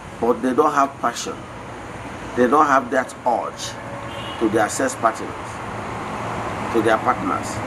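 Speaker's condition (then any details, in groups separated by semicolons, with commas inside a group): No condition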